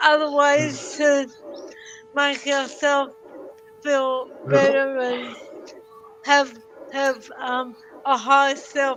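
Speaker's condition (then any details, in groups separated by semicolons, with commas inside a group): Cerebral palsy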